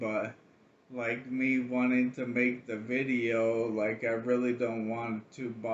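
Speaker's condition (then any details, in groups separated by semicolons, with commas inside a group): ALS; can still talk a little, breathing tests good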